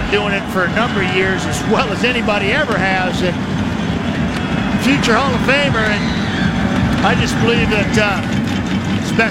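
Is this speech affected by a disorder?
No.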